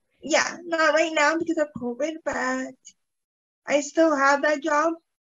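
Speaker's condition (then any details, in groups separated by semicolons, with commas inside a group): Cerebral palsy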